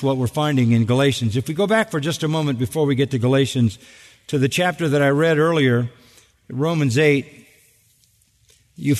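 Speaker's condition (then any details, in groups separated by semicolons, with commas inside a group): No condition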